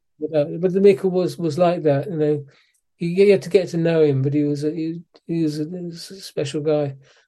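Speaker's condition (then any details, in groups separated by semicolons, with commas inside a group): Parkinson's disease; physiotherapy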